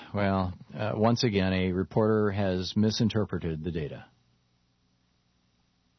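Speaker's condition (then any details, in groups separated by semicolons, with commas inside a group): No condition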